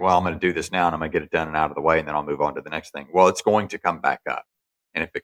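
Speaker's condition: No condition

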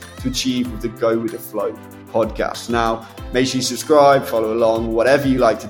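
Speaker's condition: No condition

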